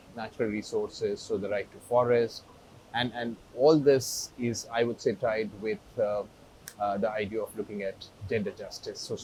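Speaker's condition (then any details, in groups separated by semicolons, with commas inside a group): No condition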